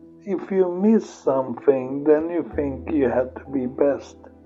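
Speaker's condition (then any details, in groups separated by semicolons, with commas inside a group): Multiple sclerosis; progressive form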